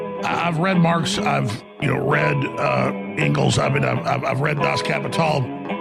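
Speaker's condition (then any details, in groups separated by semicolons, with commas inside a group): No condition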